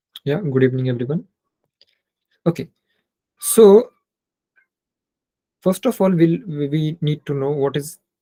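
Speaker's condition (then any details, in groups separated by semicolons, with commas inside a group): No condition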